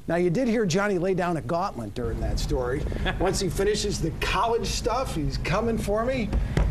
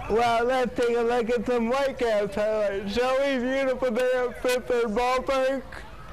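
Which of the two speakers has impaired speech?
The second: cerebral palsy.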